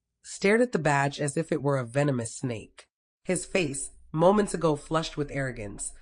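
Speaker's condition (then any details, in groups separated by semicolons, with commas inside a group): No condition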